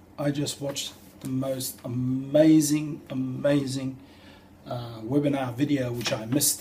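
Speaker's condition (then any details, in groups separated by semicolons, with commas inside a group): No condition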